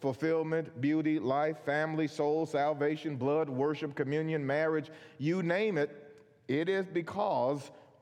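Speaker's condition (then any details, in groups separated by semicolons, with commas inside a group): No condition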